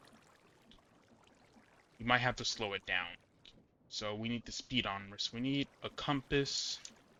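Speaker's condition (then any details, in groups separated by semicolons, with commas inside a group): No condition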